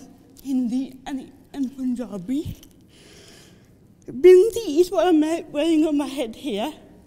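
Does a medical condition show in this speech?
Yes: cerebral palsy; from birth.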